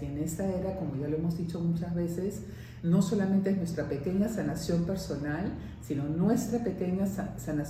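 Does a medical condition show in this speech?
No.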